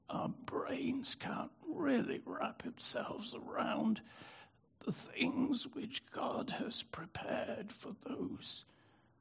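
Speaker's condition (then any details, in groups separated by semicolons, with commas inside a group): Spasmodic dystonia; brain disorder, prior stroke; affected voice, likened to Robert Kennedy Jr.'s voice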